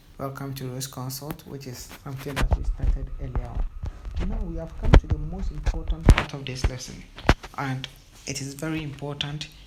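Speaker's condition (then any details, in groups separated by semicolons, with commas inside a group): No condition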